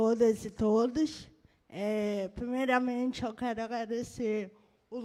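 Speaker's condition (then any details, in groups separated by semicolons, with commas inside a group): Cerebral palsy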